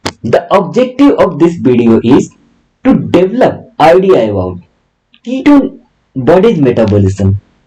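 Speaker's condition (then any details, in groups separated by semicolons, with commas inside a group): No condition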